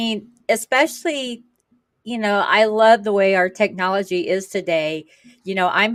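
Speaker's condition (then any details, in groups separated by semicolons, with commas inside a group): No condition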